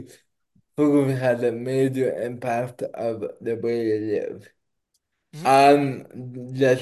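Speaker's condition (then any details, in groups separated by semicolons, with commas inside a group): Cerebral palsy; not slurred, per host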